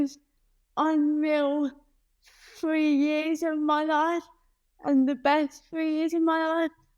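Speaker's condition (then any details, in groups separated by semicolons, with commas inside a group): Cerebral palsy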